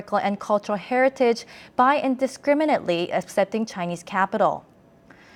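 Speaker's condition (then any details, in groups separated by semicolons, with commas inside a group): No condition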